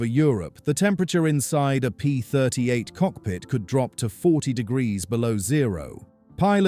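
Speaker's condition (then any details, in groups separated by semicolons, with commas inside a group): No condition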